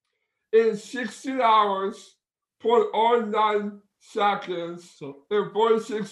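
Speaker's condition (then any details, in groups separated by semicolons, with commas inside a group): Down syndrome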